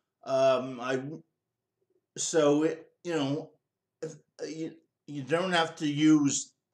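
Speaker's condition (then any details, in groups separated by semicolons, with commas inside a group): Cerebral palsy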